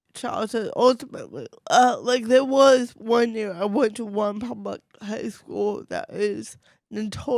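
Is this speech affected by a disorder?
Yes: cerebral palsy, mild; voice affected.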